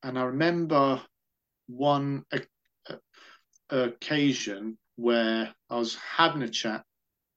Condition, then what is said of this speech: Stuttering. As opposed to saying January, which I find quite hard to say.